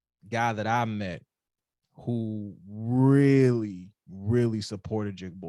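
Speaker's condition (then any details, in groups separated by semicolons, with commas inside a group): No condition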